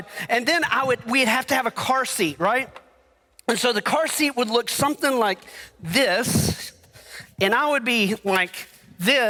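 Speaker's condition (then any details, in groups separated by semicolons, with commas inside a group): No condition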